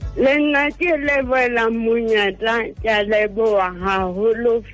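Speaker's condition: Cerebral palsy; affects speech

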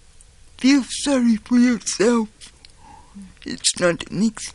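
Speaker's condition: Cerebral palsy; brain damage affecting physical part only, cognition unaffected, diagnosed at 18 months; doctors predicted never walking, never talking, never getting an education

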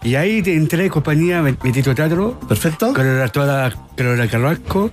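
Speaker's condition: Down syndrome

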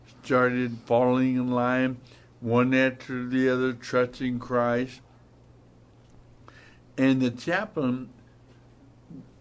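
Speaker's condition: Hemorrhagic stroke, hemorrhagic, basal ganglia

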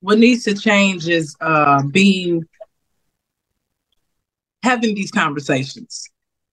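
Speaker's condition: No condition

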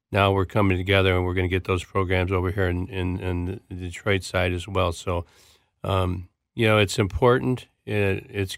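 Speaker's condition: Parkinson's disease; speech tough

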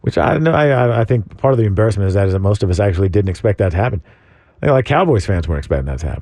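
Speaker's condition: No condition

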